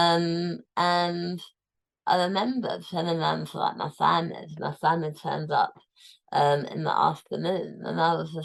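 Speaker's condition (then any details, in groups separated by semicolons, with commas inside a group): Tongue cancer, tongue removed; post-surgery, cancer-free, diagnosed stage 4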